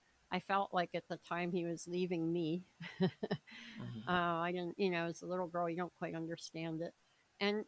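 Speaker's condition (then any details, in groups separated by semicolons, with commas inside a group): Cleft palate, severe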